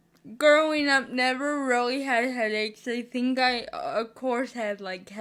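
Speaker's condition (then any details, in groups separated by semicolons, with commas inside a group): Spastic cerebral palsy, mixed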